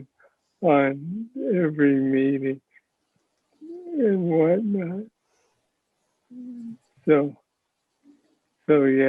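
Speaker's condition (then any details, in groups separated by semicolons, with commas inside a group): Parkinson's disease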